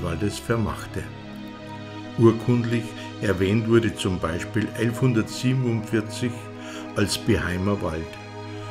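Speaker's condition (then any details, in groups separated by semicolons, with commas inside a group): No condition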